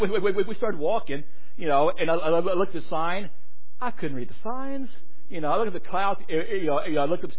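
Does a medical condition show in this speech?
Yes: stuttering; struggled with it for a while, adults at gadsdale said stutter barred preaching; tired tonight, feels an hour later, stutters more; stutters more when tired; here repeated sounds, repeated words.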